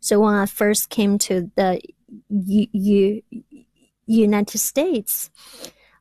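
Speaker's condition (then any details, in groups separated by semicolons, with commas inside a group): Stuttering; childhood stutter in China, concealed first 30 years, speech therapy with Dr. Merson at local hospital; still stutters after speech therapy; blocks, once two-minute total block in grad class presentation, could not get word out; repeated sounds, prolonged sounds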